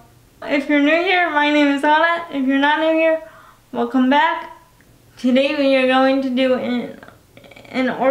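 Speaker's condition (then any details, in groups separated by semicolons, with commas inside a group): Cerebral palsy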